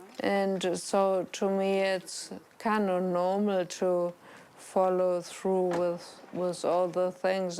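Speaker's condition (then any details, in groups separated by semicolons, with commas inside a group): Traumatic brain injury, severe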